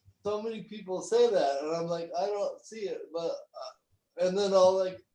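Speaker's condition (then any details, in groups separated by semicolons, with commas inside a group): Cerebral palsy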